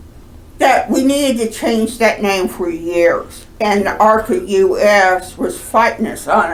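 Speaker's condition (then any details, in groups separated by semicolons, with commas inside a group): Cerebral palsy; from birth; slow movement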